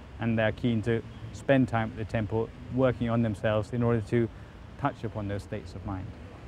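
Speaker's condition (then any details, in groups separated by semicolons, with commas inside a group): No condition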